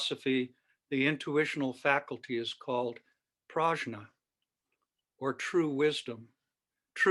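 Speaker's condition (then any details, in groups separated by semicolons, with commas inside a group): No condition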